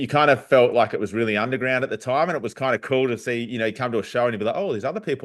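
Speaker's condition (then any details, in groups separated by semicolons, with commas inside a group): No condition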